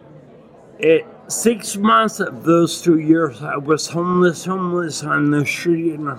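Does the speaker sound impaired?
Yes: acquired ataxia with dysarthria; Lance-Adams syndrome, contaminated-jacuzzi Legionnaires' pneumonia, 12-day induced coma, brain damage, myoclonus, onset age 39; daily poor balance and hand coordination, told no cure or medication; difficult articulation, speaking feels like elephant on chest, gets winded, bites tongue 2-3 times daily.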